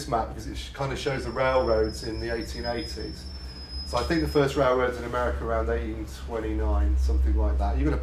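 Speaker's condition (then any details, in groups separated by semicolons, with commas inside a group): No condition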